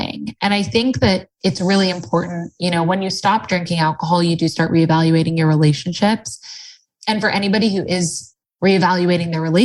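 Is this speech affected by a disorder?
No.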